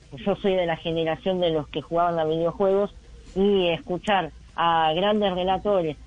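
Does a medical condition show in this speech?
Yes: cleft lip; congenital, some teeth affected; lip reportedly not yet corrected; nasal pronunciation, voice does not come out normally, difficulty speaking normally, noticeable on broadcasts.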